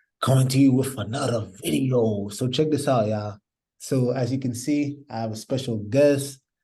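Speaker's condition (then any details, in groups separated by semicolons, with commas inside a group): No condition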